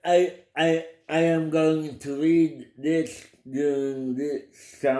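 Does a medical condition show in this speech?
Yes: cerebral palsy.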